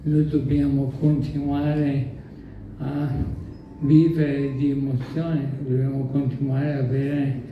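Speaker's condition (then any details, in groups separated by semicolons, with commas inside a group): ALS (sla); marked dysphagia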